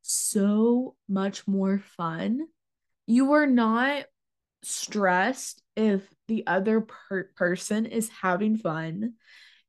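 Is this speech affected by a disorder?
Yes: stuttering; including blocks; more overwhelming than other stuttering, talking exhausting, fear of speaking; here repeated sounds.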